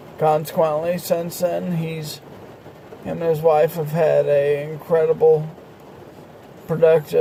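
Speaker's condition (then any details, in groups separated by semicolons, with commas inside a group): Multiple sclerosis; now progressive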